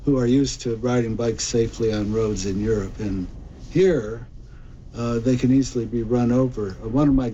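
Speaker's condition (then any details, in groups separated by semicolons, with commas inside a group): Parkinson's disease; Parkinson's disease diagnosed almost 4 years ago, gradual loss of automatic walking; must guide steps very consciously, cannot rely on normal walking habits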